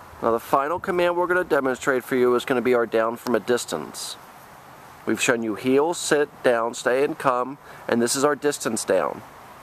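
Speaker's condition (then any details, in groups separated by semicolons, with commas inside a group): No condition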